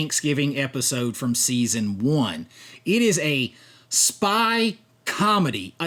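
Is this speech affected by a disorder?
No.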